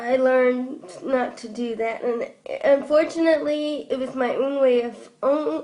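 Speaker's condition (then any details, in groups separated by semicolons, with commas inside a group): Cerebral palsy; from birth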